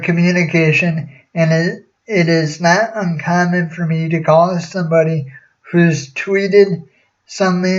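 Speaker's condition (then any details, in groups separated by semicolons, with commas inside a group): Cerebral palsy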